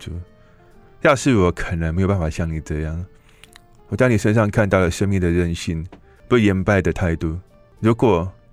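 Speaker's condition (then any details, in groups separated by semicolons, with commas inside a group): Hearing impairment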